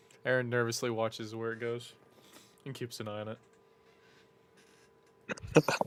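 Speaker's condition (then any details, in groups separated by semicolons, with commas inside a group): No condition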